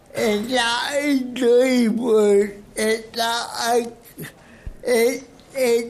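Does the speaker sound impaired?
Yes: cerebral palsy.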